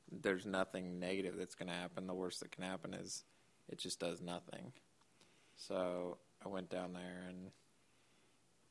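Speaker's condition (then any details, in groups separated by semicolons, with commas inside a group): Duchenne muscular dystrophy; terminal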